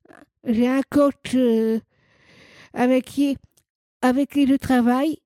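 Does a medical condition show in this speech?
Yes: Down syndrome, trisomy 21.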